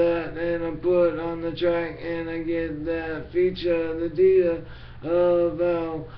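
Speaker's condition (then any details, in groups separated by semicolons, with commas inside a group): Brain injury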